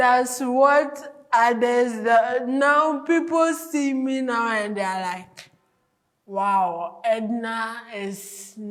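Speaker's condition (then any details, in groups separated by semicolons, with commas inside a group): Cerebral palsy; from birth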